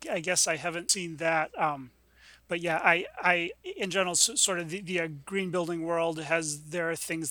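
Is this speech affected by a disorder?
Yes: stuttering; lifelong stutter; warns of possible freezing up during interview, pushes through; possible freezing blocks, pushes through them; here repeated words, prolonged sounds.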